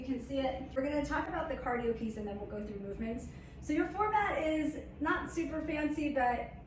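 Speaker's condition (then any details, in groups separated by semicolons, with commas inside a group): No condition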